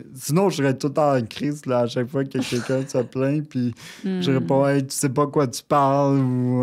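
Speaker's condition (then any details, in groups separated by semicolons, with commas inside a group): Cerebral palsy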